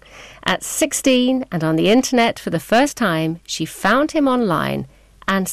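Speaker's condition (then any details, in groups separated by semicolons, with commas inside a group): No condition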